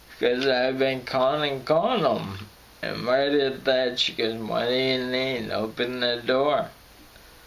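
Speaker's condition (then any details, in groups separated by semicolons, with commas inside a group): Friedreich's ataxia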